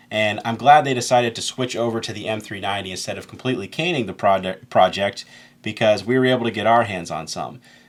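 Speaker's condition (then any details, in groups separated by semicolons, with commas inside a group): No condition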